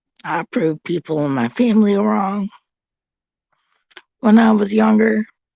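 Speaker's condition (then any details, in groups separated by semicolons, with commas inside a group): Cerebral palsy; since birth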